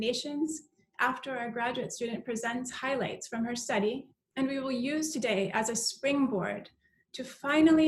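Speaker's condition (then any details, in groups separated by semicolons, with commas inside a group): No condition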